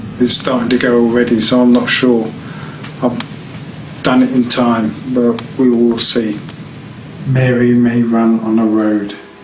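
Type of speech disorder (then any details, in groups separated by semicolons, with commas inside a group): Slurred speech; motor neurone disease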